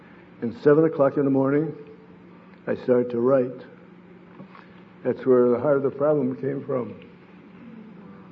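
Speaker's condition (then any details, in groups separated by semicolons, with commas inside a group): Parkinson's disease; sleep disrupted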